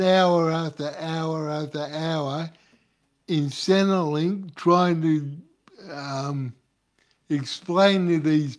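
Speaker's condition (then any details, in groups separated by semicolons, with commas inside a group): Cerebral palsy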